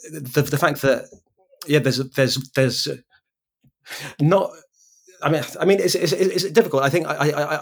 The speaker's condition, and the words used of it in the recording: Stuttering. This is exactly what I was saying before about sometimes difficult to record podcasts when you've got a speech impediment, which I find